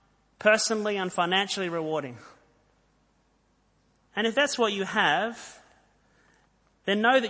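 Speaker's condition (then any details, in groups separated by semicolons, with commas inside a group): No condition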